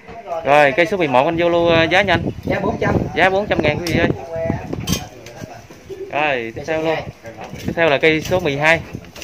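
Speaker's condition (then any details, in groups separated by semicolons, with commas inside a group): No condition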